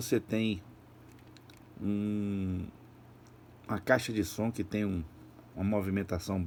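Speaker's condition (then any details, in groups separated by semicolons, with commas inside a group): No condition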